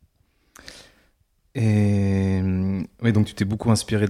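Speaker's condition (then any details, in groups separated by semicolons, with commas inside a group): No condition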